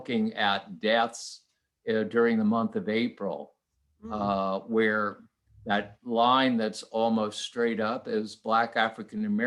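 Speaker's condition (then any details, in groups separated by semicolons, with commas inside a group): No condition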